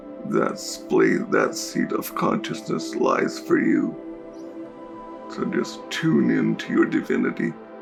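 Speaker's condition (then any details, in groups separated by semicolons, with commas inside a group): Cerebral palsy; diagnosed at birth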